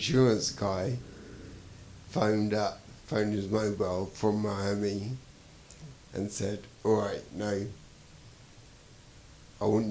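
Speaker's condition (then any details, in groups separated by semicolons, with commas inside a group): Traumatic brain injury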